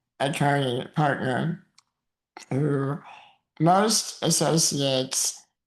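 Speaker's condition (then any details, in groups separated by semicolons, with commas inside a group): Muscular dystrophy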